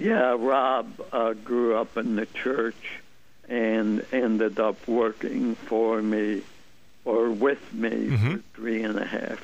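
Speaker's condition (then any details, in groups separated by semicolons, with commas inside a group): ALS; muscle twitches and hand weakness at onset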